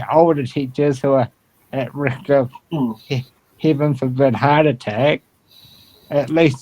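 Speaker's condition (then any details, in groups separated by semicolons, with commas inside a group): Cerebral palsy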